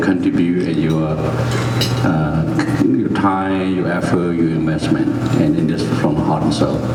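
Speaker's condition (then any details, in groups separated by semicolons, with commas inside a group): No condition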